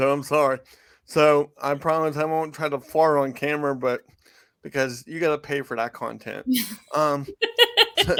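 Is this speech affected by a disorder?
Yes: cerebral palsy; from birth.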